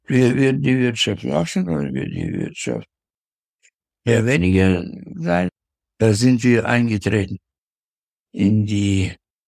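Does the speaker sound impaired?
Yes: Parkinson's disease; enormous forgetfulness; forgets words mid-sentence.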